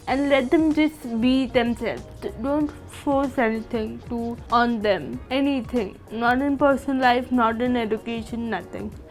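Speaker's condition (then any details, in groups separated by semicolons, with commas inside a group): Cerebral palsy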